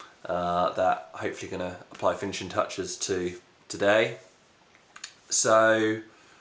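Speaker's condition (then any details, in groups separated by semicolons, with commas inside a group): No condition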